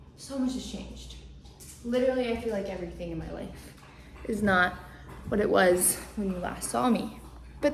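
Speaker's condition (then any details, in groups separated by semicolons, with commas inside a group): No condition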